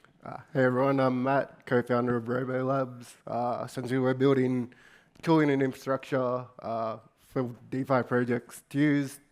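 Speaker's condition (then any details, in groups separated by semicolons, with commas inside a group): No condition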